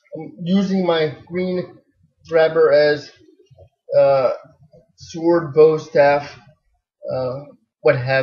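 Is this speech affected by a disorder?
Yes: cerebral palsy, spastic diplegia.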